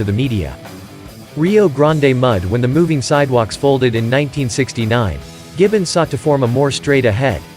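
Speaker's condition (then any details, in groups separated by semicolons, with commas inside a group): No condition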